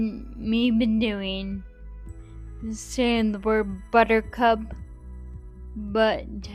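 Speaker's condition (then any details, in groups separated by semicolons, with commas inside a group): Friedreich's ataxia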